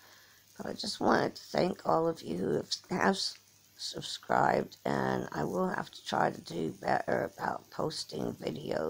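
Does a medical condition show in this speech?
Yes: cerebral palsy; from birth.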